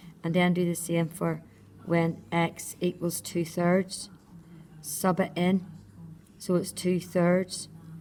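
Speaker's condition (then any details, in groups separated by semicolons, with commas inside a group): No condition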